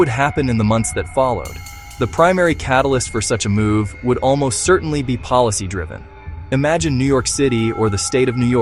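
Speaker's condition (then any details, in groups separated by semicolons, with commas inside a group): No condition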